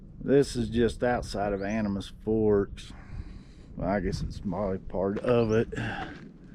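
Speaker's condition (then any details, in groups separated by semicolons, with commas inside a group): No condition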